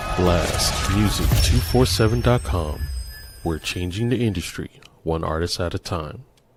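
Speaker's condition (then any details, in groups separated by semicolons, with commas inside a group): No condition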